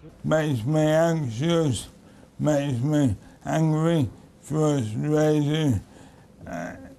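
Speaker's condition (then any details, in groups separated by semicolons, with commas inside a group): Motor neurone disease; diagnosed 10 years ago, wheelchair user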